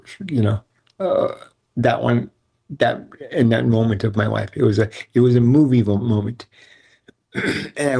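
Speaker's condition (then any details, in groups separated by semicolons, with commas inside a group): Cerebral palsy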